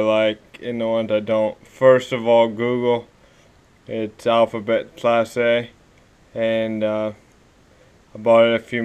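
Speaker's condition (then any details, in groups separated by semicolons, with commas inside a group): Cerebral palsy; spastic, affects walking and legs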